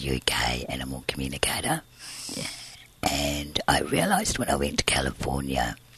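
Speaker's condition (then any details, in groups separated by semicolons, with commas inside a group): Tracheostomy and scarred vocal cord, laryngeal cysts, surgical vocal cord scarring; later surgery left voiceless eight months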